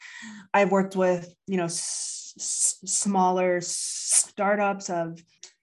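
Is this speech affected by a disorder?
Yes: stuttering; lifelong stutter since grade school, past speech therapy, public speaking since 2014 as fear exposure; public speaking for about 5 years, taken up to face fear of talking; fluency varies day to day, some days very fluent, others not, worries about being understood; here prolonged sounds.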